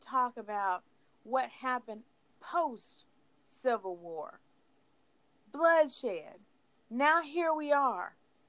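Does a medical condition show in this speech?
No.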